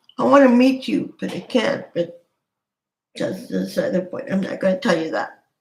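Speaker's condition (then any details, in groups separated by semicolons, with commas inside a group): Cerebral palsy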